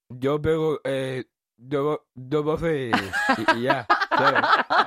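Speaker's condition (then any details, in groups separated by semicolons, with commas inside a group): Down syndrome; 21 years old, born in cáceres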